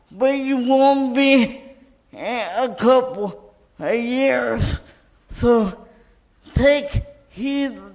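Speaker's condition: Cerebral palsy; cerebral palsy from birth

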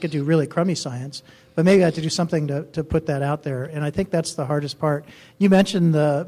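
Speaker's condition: No condition

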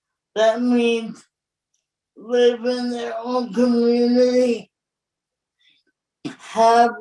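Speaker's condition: Cerebral palsy; born very premature

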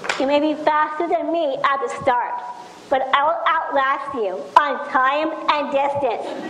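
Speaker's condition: Down syndrome; extra chromosome; speech problems

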